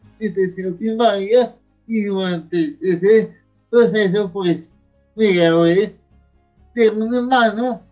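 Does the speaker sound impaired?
Yes: cerebral palsy; from birth in Bogotá, near death as newborn, long incubator stay, physical disability, needs assistance; age 37; speech difficulty, noted as a hurdle for work as lecturer.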